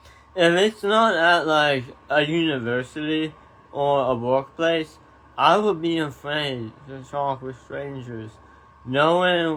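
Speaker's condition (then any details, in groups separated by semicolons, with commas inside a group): Tongue cancer surgery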